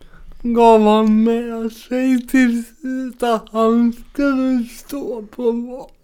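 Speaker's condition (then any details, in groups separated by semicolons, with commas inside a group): Cerebral palsy; from birth, oxygen deprivation at delivery, heart not beating at birth then restarted, spasms, right side harder to control; 26 years since onset, mild, long walks tiring, most tasks possible but very energy-consuming; mainly affects speech and balance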